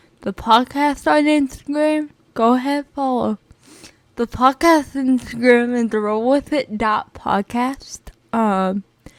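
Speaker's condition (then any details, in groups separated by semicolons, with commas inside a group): Spastic cerebral palsy, mixed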